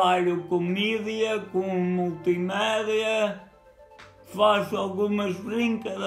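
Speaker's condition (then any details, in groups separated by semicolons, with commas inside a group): Cerebral palsy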